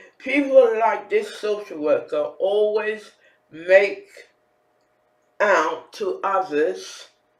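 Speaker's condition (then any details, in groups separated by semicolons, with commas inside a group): Facial palsy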